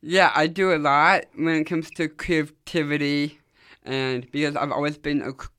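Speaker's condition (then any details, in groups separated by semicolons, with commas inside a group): Down syndrome; able to do public speaking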